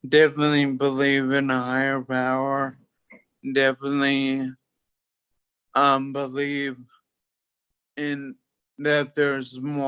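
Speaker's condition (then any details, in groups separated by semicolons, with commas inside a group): Toxic leukoencephalopathy, locked-in syndrome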